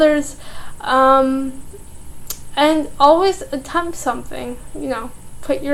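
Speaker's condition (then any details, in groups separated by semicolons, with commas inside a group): Cerebral palsy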